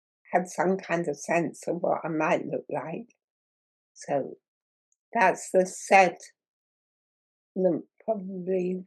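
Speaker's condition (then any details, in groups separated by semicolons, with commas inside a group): Muscular dystrophy; progressive muscle wasting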